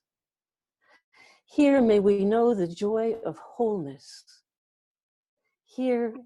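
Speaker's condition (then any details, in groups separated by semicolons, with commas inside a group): No condition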